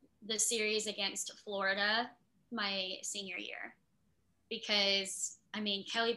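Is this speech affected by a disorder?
Yes: cleft lip and palate; speech therapy in San Antonio after a later stroke, speech returned faster than other abilities.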